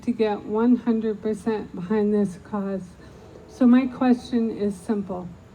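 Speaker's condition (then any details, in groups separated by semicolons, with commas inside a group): ALS; onset 14 months ago, diagnosed months ago at 56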